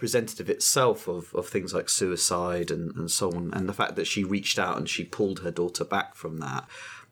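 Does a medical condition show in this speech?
No.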